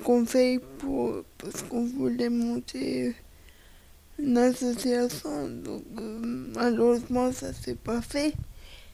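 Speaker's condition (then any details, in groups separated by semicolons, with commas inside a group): Cerebral palsy; cerebral palsy from lack of oxygen at birth, all motor function damaged, cognition intact, wheelchair user; age 25, needs help with all daily tasks like cooking and dressing; speech and expression disability, articulation on radio needs considerable effort and concentration, slight stumbling on early questions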